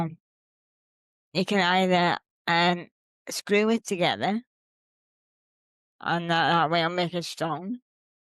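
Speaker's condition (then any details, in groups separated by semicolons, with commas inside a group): Cerebral palsy; present since birth, legs affected, childhood leg operations; mostly uses wheelchair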